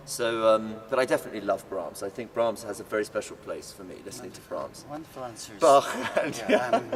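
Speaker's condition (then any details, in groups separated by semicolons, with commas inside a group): No condition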